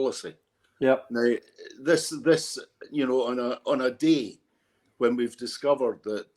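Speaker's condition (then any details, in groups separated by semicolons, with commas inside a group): No condition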